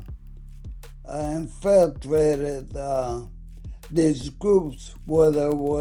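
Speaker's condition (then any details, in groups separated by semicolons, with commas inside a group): ALS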